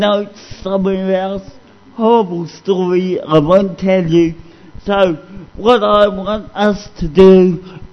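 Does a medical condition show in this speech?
Yes: cerebral palsy; discovered at age 2.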